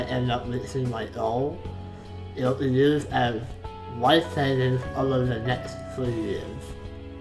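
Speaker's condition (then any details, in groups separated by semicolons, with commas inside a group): Facial palsy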